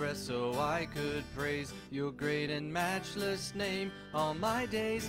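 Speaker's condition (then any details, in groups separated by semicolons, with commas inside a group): No condition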